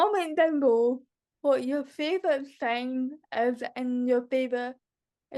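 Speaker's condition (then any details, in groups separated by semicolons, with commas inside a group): Cerebral palsy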